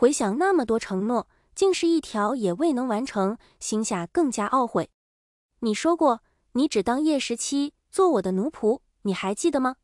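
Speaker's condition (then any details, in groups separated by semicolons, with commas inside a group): No condition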